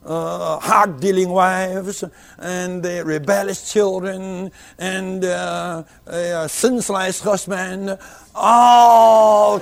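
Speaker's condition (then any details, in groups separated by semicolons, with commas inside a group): No condition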